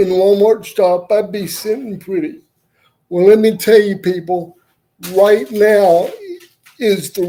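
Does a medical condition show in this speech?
Yes: cerebral palsy; uses wheelchair.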